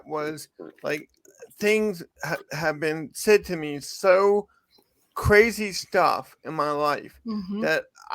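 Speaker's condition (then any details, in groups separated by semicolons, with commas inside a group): Cerebral palsy; from birth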